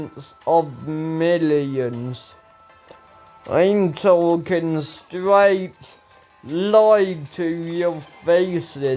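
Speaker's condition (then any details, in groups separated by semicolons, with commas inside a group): Ataxia; speech recently worse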